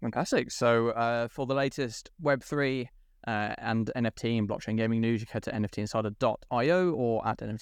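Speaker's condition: No condition

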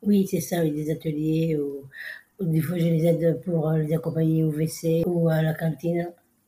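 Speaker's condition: Down syndrome; congenital

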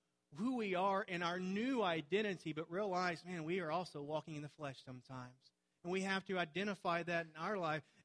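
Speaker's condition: No condition

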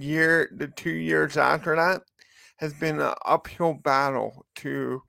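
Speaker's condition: Cerebral palsy; cerebral palsy since birth, affects arms and hands, multiple orthopedic leg surgeries by age seven; still has cerebral palsy, ongoing pain from childhood leg surgeries; speech impediment

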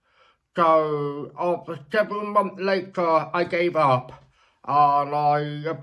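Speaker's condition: Deafness; born deaf, childhood speech therapy at John Tracy speech therapy school in US

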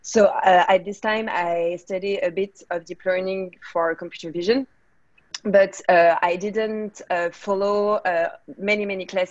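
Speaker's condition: No condition

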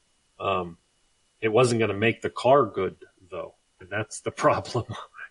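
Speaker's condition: No condition

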